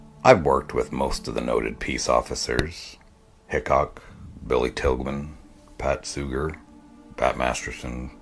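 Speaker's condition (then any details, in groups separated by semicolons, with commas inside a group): No condition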